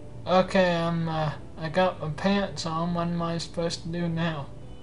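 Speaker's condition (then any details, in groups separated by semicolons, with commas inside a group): Cerebral palsy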